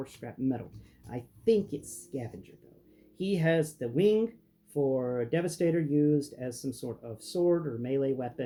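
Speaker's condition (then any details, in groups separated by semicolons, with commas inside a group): No condition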